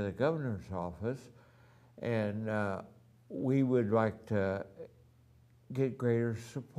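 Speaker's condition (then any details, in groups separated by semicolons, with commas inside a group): Ataxia; voice somewhat affected since last year, voice therapy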